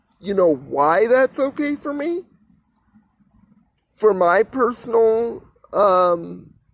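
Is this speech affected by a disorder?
Yes: cerebral palsy.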